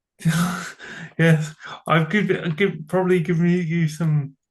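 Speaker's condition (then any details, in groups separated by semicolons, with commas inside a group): Cerebral palsy; from birth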